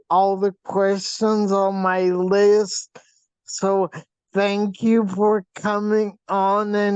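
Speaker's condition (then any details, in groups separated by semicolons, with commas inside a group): Facial paralysis from hydrocephalus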